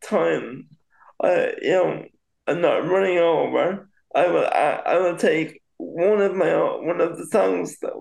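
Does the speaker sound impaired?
Yes: cerebral palsy; very slightly delayed speech, takes longer to form thoughts into words.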